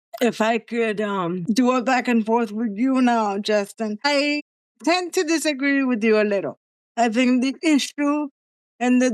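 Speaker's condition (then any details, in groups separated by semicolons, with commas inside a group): Cerebral palsy; present from birth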